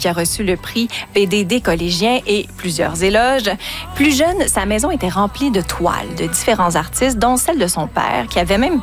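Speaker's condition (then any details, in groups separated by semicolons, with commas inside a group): No condition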